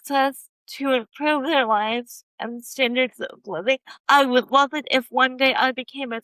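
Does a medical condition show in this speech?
Yes: cerebral palsy.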